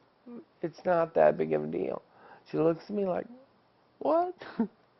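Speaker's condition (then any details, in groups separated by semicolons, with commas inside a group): ALS; after diagnosis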